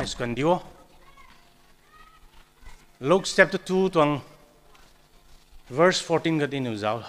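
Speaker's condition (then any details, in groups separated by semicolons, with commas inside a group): No condition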